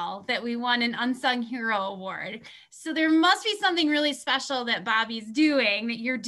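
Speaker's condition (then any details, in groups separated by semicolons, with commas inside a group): No condition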